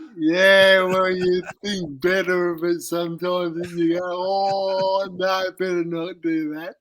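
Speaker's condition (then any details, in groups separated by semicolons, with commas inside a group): Cerebral palsy; uses wheelchair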